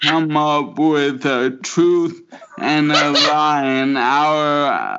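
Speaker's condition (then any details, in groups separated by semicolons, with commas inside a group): Motor neuron disease; form of ALS (Lou Gehrig's disease)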